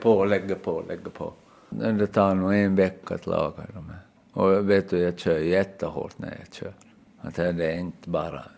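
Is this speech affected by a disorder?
Yes: aphasia after brain injury; hit by car at age seven, no diagnosis given, right hand difficulty, memory gaps; taken to Malmska Sjukhuset, later tested in Vasa, past seizures treated with medication, now off medication; word-finding difficulty, circumlocution, could not speak at first after injury.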